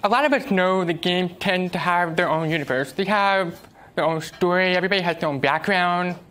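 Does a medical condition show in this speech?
Yes: deafness; cannot follow game voice chat or spoken cues amid noise.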